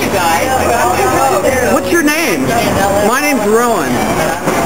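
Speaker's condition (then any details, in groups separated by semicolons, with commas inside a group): No condition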